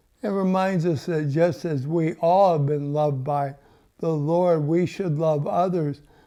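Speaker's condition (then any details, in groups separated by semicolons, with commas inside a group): ALS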